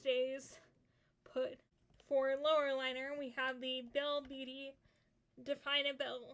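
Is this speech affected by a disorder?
Yes: cerebral palsy, spastic.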